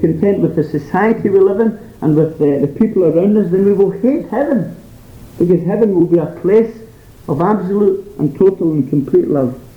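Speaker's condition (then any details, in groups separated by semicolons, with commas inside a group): No condition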